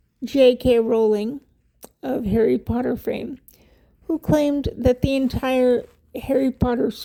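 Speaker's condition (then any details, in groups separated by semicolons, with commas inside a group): Cerebral palsy; wheelchair user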